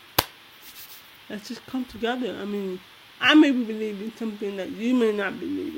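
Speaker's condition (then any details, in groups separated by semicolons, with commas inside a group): Cerebral palsy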